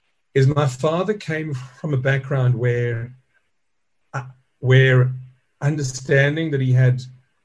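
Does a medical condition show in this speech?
Yes: stuttering; stutter since childhood, still present in adulthood; speaks to stage audiences, joke about impediment built into stage dialogue with Alan; childhood word avoidance, ordered food could say, fear of speaking, piano as wordless expression; here repeated sounds.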